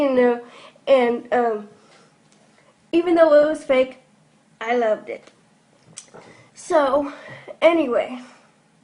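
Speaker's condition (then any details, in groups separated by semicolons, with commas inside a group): Cerebral palsy; from birth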